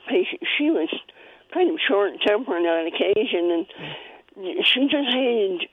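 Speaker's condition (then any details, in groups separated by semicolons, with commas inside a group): Cleft palate; congenital cleft palate, spoon feeding needed as young child; spoon feeding needed at one point in early childhood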